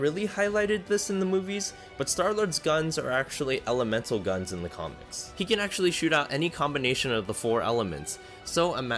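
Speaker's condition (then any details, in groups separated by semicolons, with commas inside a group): No condition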